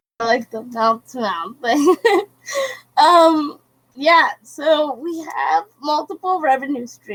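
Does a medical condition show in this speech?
Yes: cerebral palsy.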